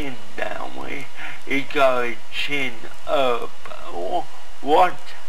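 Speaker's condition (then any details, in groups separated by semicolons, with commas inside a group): Cerebral palsy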